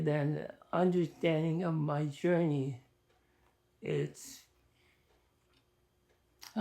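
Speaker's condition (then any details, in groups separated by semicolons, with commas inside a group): ALS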